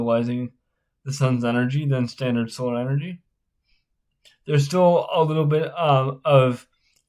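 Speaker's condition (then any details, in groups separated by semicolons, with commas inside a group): Spastic cerebral palsy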